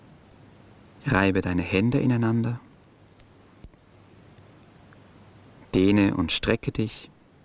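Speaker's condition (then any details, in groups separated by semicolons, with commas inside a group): No condition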